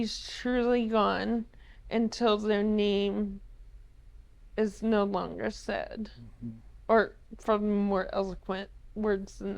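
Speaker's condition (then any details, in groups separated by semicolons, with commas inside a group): ALS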